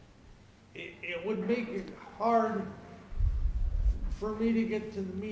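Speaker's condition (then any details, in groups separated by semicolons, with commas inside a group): Cerebral palsy; lifelong; age 58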